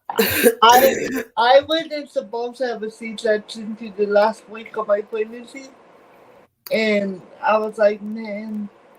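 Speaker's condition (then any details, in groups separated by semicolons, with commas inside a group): Cerebral palsy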